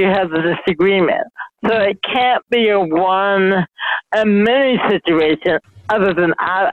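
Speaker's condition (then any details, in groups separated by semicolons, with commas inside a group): Mild cerebral palsy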